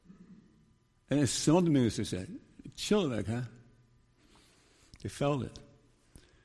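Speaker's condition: Parkinson's disease; sometimes stutters and blurs words

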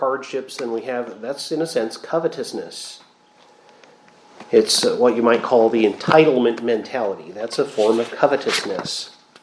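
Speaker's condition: No condition

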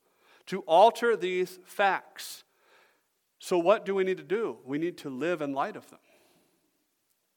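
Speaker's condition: No condition

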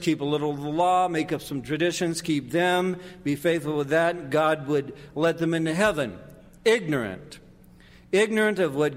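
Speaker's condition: No condition

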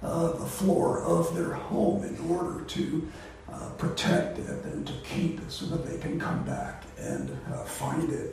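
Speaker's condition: Voice disorder; not contagious

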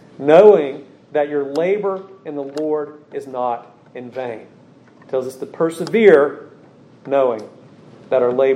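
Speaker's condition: No condition

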